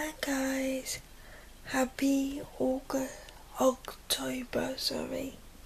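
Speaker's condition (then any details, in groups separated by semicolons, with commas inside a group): Cerebral palsy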